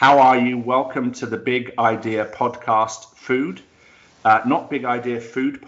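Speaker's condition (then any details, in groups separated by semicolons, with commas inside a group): No condition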